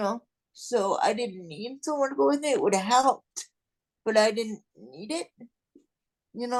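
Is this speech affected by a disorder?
Yes: cerebral palsy.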